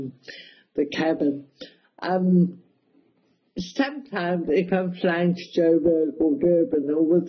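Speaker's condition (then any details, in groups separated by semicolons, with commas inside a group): Cerebral palsy, mild; speech affected a bit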